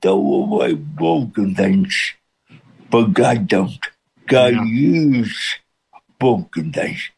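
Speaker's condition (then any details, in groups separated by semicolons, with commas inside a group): Cerebral palsy with speech impediment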